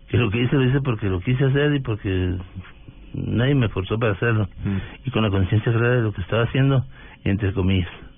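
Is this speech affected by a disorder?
Yes: Parkinson's disease; past stooped posture, marked loss of physical strength; under care of leading Colombian Parkinson's neurologist, running and tennis exercise prescribed; voice sometimes trembles, sometimes not understood at all.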